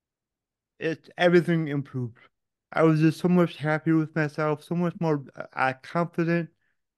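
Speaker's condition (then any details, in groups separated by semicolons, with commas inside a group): Cerebral palsy; oxygen loss brain damage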